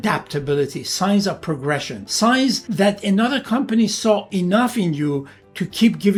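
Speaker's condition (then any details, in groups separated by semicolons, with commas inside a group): No condition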